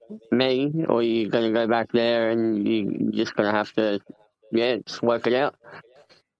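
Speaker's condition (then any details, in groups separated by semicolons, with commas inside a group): Cleft palate; congenital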